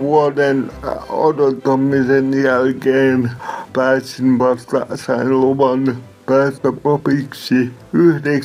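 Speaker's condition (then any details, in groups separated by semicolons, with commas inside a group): Cerebral palsy; somewhat unclear, self-described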